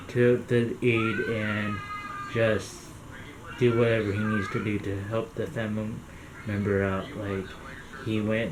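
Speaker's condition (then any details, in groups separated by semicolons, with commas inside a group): Cerebral palsy; caused by stroke hours after birth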